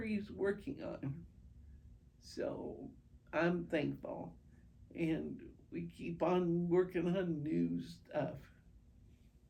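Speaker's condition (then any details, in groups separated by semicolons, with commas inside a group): Primary progressive multiple sclerosis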